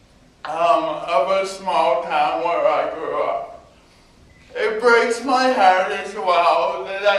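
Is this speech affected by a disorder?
Yes: spastic cerebral palsy; spastic cerebral palsy from birth.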